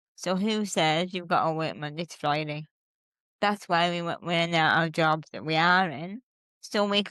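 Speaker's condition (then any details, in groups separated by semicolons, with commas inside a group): Cerebral palsy; since birth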